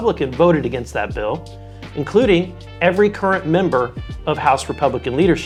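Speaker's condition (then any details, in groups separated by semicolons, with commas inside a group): No condition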